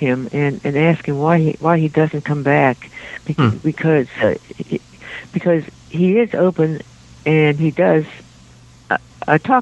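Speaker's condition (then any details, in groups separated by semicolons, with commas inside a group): Stuttering; 3-6 week Hollins Institute retraining, then weekly therapy with Patrice Thompson at Walter Reed for 2-3 years; much improved, not completely fluent, still occasional stuttering moments; confident, fast talking causes trouble, stops, takes full breath, restarts; repeated sounds, repeated words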